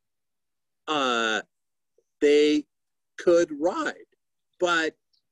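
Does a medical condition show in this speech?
Yes: aphasia; aphasia after stroke, woke with whole right side paralyzed, talking improving each month and year; can talk, loses about half the words in conversation, frequent hesitations; initially no talking, now halting telegraphic speech, many fillers and pauses, missing words.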